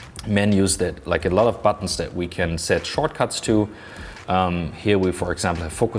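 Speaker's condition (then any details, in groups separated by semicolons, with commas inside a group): No condition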